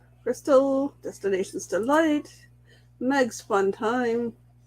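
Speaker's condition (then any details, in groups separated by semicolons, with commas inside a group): No condition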